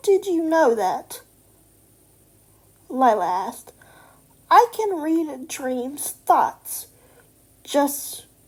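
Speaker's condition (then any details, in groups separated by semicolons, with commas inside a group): Cerebral palsy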